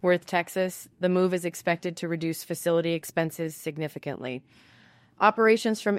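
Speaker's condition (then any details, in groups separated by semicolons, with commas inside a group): No condition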